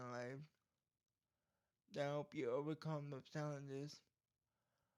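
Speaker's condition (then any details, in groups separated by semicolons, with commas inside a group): Cerebral palsy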